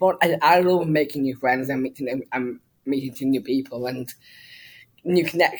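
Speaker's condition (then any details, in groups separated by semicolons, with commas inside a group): Down syndrome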